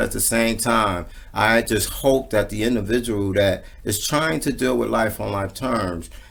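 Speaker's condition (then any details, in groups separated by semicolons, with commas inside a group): No condition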